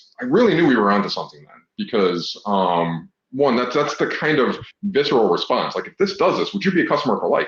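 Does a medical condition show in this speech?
No.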